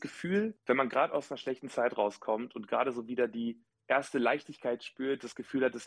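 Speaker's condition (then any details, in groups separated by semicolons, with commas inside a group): No condition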